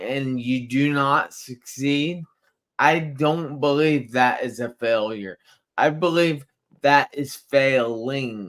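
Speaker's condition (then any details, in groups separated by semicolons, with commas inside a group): Traumatic brain injury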